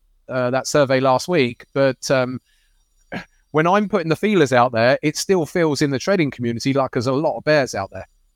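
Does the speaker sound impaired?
No.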